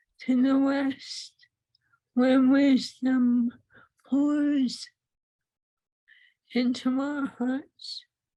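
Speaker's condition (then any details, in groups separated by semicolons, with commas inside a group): ALS; feeding device implanted after losing ability to eat; voice changed, singing helps speech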